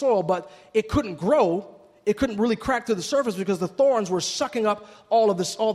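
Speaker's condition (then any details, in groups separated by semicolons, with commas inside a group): No condition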